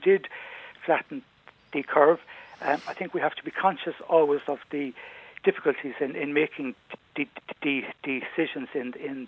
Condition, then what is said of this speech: Stuttering. Yes, of course, because you see, speech is a fine motor action, and I use the analogy of getting in a good first serve in tennis.